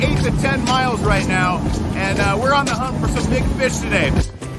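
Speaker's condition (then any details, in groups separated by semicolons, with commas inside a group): No condition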